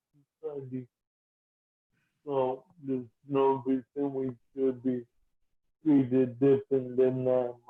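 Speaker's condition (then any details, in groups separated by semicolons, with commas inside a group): Cerebral palsy, mild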